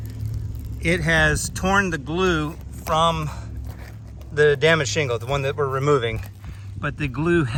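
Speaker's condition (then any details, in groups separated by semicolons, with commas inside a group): No condition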